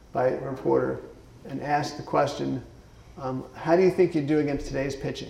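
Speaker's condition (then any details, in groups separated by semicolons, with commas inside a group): Parkinson's disease; left foot dystonia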